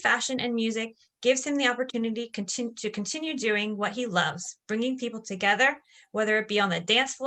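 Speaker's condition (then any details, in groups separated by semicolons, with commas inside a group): No condition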